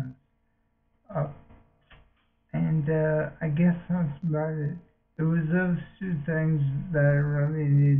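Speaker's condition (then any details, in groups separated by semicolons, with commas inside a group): Multiple sclerosis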